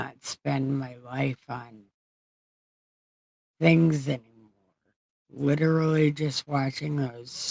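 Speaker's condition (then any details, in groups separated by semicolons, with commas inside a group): Brain injury; brain surgery; after brain surgery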